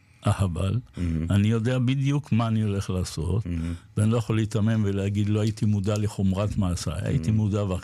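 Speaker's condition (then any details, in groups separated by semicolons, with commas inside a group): Parkinson's disease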